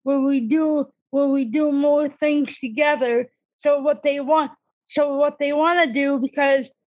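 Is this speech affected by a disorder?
Yes: cerebral palsy; disability since childhood.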